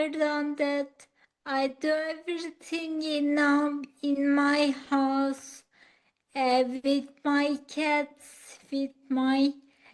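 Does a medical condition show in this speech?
Yes: acquired ataxia.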